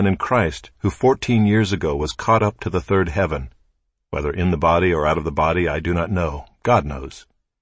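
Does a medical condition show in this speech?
No.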